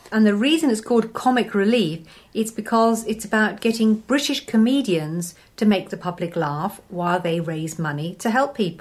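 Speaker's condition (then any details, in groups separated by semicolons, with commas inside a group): No condition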